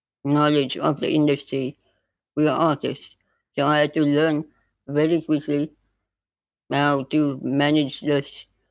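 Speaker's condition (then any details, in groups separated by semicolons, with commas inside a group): Spinal muscular atrophy type 2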